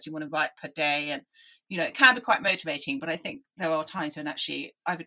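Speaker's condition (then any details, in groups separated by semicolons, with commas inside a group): Deafness; analog hearing aids in childhood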